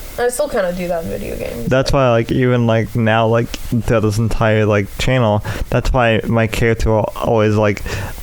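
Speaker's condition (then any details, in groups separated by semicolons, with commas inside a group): Cerebral palsy; diagnosed in infancy; physical therapy ended; speech impediment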